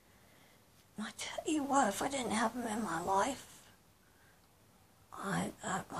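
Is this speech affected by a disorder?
Yes: cerebral palsy; present from birth, arthritic hips.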